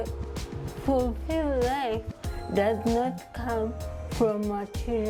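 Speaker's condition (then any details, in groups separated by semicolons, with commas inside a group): Cerebral palsy; from birth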